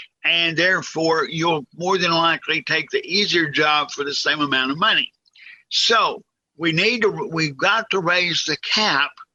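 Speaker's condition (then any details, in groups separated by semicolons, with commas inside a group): Cerebral palsy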